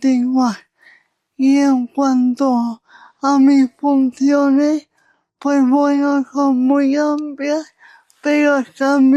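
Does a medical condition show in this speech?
Yes: cerebral palsy.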